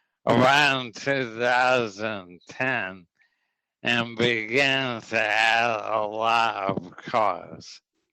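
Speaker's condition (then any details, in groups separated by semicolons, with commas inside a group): ALS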